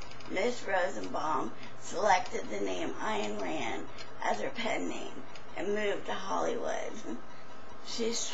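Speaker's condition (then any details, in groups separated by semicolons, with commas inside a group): Traumatic brain injury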